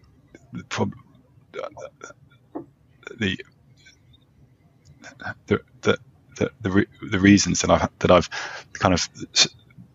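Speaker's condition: Stammering; past group therapy sessions gave temporary easier speech then relapse, past voluntary stammering practice; speech blocks, gets stuck, amount of stammering varies between conversations; repeated sounds, repeated words, blocks

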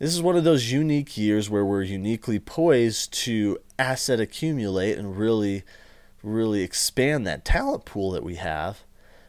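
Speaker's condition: No condition

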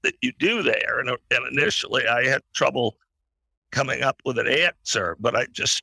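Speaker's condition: Spasmodic dysphonia; led to talking less

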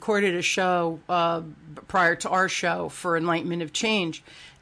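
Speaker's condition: No condition

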